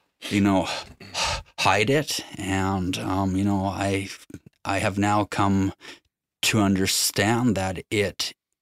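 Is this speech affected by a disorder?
Yes: stutter; long-standing, long tried to hide it; stuttering evident during recording; sound and word repetitions, repeated fillers uh, hesitations and restarts; here repeated words, prolonged sounds.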